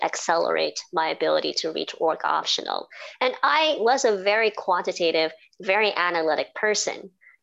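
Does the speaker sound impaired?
Yes: cleft palate and cleft lip; formerly very difficult to speak properly, teachers could not hear speech in class, now clear.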